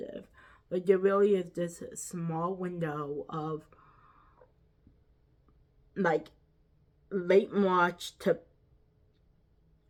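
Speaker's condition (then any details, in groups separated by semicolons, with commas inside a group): Quadriplegic cerebral palsy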